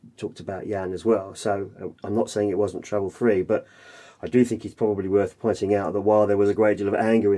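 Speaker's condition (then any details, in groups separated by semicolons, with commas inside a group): No condition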